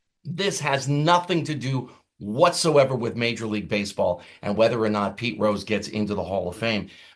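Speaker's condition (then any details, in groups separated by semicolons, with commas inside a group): No condition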